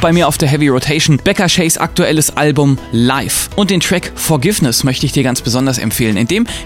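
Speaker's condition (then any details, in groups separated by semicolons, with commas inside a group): No condition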